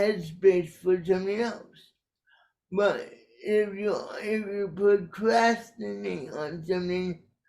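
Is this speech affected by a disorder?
Yes: cerebral palsy; caused by brainstem aneurysm.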